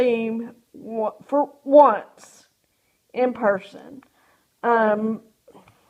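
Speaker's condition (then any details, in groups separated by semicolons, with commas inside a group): Cerebral palsy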